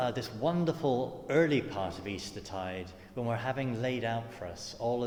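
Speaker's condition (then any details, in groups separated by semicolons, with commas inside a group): No condition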